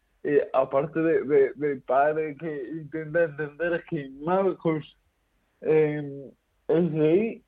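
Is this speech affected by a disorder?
Yes: cerebral palsy; nervous system damage, mainly physical effects, no intellectual disability, 57% registered disability.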